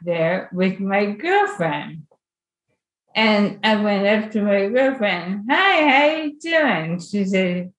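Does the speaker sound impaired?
Yes: ALS; sporadic, onset with wrist weakness and reduced grip, odd EMG read as carpal tunnel, widespread twitching; voice changed, can no longer sing or perform, voice banked.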